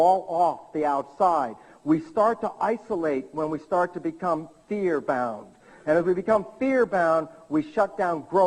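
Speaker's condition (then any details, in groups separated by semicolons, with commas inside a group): No condition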